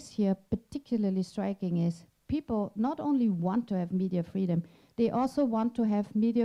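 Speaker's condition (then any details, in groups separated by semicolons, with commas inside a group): No condition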